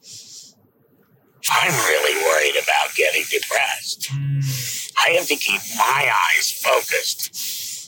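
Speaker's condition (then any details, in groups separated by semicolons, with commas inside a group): Laryngectomy; no vocal cords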